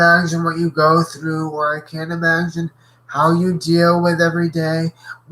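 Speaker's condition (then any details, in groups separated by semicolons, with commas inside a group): Cerebral palsy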